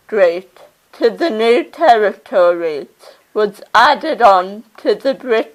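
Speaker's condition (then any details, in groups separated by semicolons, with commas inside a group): Cerebral palsy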